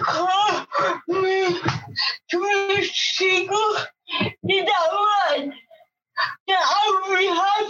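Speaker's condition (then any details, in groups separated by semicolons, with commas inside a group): Cerebral palsy; wheelchair for mobility, speech impairment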